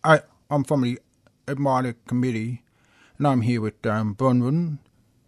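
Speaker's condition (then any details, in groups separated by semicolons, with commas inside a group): Hearing loss with cochlear implants; telecoil via Cochlear app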